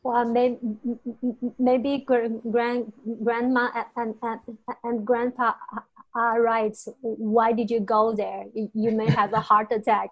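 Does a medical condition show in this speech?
Yes: stuttering; stutter since childhood, grew up in China without speech therapy, persists into adulthood; hid stutter while growing up, shame about stuttering held back for years; here repeated sounds, prolonged sounds.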